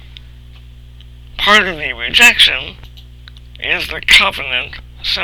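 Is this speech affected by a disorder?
Yes: cerebral palsy.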